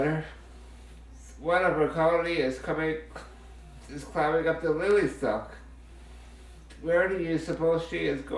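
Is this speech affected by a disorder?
Yes: muscular dystrophy, Duchenne.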